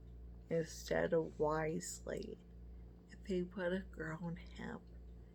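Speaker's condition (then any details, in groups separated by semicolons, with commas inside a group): MS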